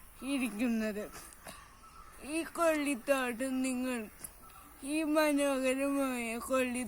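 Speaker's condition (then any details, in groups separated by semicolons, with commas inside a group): Cerebral palsy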